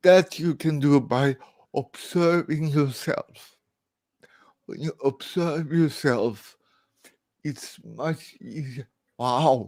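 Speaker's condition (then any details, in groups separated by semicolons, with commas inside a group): Cerebral palsy, severe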